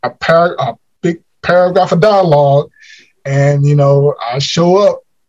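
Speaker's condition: Stammer, mild; stammer since school age, once so severe could not say own name, improved with acting classes; slight stammer still present; stutters saying own name, cold readings hard, fluent in memorized monologues, stutters at table reads; repeated sounds

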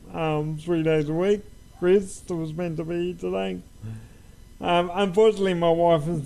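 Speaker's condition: Cerebral palsy; uses wheelchair

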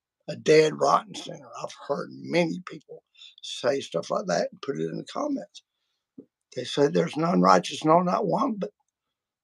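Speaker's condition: Vocal cord surgery; including laser treatment

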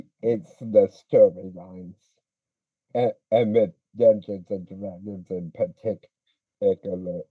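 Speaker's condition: Speech impediment

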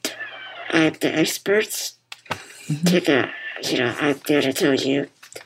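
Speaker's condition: Muscular dystrophy; uses wheelchair

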